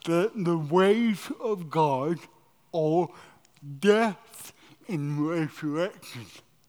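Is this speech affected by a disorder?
Yes: cerebral palsy.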